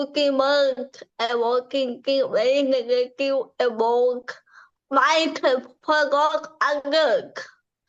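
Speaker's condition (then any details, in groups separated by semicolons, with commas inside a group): Cerebral palsy; from birth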